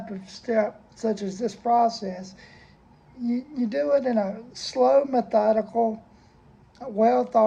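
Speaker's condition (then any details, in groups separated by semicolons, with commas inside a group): Cerebral palsy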